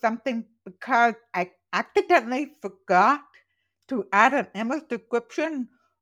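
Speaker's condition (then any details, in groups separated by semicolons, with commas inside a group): Profoundly deaf, congenital; described as accent from nowhere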